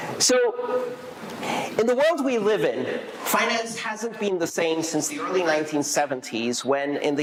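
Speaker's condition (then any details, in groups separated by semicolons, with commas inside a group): No condition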